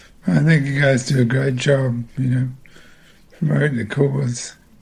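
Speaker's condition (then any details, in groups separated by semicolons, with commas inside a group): Multiple system atrophy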